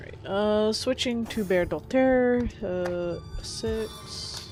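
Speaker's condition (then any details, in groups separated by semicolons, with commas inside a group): No condition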